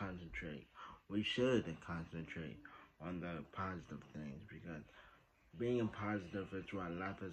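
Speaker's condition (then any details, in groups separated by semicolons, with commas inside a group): Traumatic brain injury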